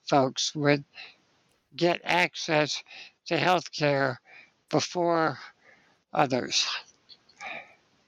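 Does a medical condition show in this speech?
Yes: spinal muscular atrophy; age 60.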